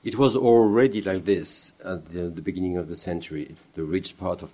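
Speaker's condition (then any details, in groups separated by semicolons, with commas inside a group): No condition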